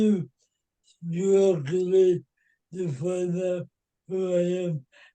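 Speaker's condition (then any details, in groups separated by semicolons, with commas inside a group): Cerebral palsy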